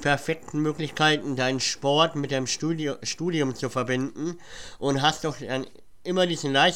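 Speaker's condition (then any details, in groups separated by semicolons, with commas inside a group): Cleft palate; says cannot pronounce country name Guatemala because of cleft palate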